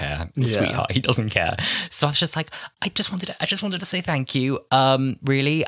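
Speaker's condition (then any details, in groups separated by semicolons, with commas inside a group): No condition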